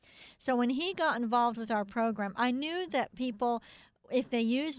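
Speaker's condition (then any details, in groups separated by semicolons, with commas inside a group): Cleft palate; cleft palate from birth, extensive speech therapy in childhood; radio interview not easy, must concentrate to keep speech clear; must concentrate to make speech clear enough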